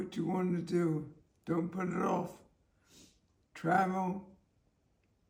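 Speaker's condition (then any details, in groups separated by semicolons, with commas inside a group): Multiple system atrophy; cerebellar type, balance, coordination, walking affected; progressive, needs help with car transfers; speech very bad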